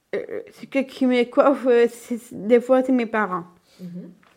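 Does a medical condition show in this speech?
Yes: Down syndrome (trisomy 21); congenital chromosomal condition, extra copy of chromosome 21.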